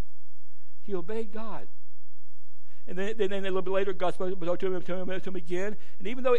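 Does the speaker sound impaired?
Yes: stuttering; once felt speech made preaching impossible; preaching a sermon, prays for clarity of speech; jokes listeners probably haven't noticed; here repeated sounds, repeated words.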